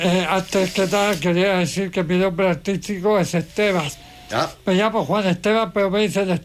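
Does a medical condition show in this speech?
Yes: amyotrophic lateral sclerosis, severe; gastric feeding tube; most advanced stage, pressure air ventilation machine, only hands move, cannot eat, too weak to cough, cough assist device; voice described as impressive.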